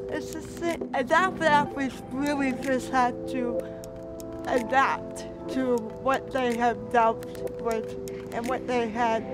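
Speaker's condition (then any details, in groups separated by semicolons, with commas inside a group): Cerebral palsy; speech hard for others to understand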